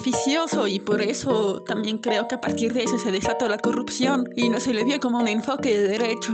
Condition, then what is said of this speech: Deafness. Más que nada porque no tenemos afectaciones en el aparato articulador.